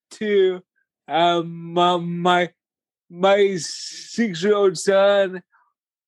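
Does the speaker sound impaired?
Yes: cerebral palsy; speech impediment, talks slower, speech noticeable to listeners on phone.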